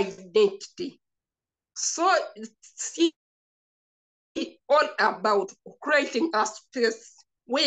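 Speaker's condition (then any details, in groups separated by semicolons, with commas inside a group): Cerebral palsy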